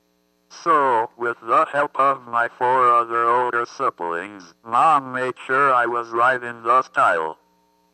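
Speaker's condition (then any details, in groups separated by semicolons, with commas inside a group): Athetoid cerebral palsy; thumb surgery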